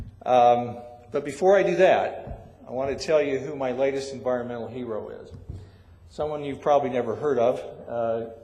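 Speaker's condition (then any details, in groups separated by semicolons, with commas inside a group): No condition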